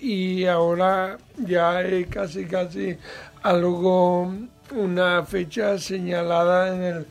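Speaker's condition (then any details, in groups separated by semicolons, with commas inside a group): Cerebral palsy; mild, lesser degree of disability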